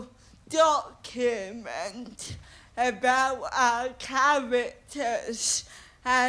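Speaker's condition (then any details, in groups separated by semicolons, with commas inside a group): Cerebral palsy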